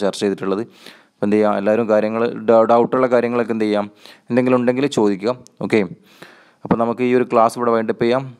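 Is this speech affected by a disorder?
No.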